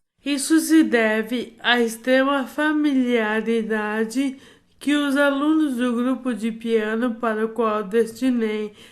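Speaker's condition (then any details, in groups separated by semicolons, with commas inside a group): Amyotrophic lateral sclerosis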